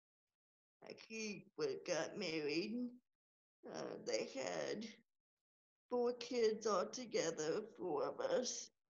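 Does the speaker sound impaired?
Yes: cerebral palsy; from birth, fever after birth, moved to Stillwater Oklahoma, diagnosed soon after, hip surgery around 11.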